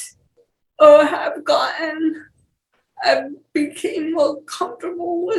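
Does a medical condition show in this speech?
Yes: cerebral palsy; speech issues.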